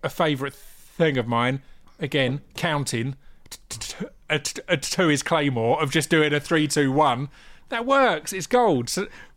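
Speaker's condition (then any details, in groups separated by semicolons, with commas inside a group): Stammer; persistent difficulty with hard g sounds; struggles with hard g, avoids words starting with hard g, stutters and sputters, words catching; repeated sounds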